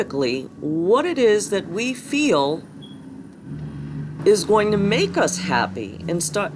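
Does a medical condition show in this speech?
No.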